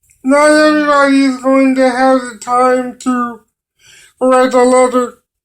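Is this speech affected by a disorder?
Yes: cerebral palsy; limited use of the hands.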